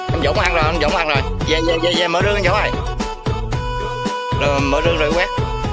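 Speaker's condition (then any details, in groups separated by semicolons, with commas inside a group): No condition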